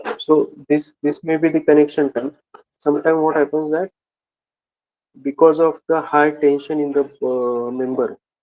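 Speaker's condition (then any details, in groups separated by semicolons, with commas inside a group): No condition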